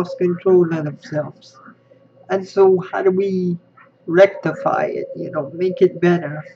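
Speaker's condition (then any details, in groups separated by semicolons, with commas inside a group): Spastic cerebral palsy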